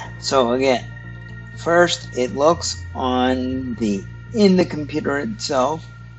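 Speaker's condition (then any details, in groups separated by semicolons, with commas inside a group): Cerebral palsy; stiff muscles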